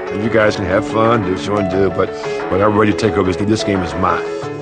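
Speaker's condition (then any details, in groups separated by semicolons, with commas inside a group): No condition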